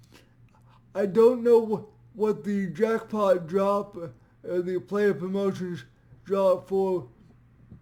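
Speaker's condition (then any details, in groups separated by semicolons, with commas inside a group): Cerebral palsy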